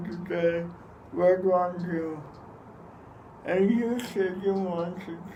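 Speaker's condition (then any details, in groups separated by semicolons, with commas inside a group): Cerebral palsy; atypical speech, adjusts speech for intelligibility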